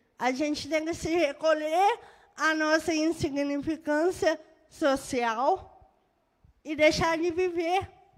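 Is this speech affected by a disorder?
Yes: cerebral palsy; birth brain injury; moderate.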